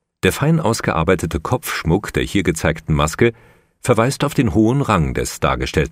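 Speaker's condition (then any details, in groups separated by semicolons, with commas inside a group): No condition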